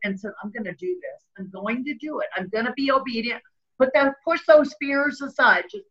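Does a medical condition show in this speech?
No.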